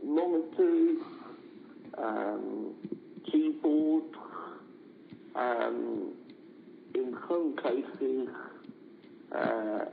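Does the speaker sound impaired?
Yes: cerebral palsy; needs extra support at work, slow typer, dictates to support worker, needs help to drive.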